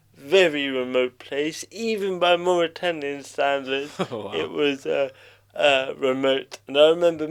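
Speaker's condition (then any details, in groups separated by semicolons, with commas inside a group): Cerebral palsy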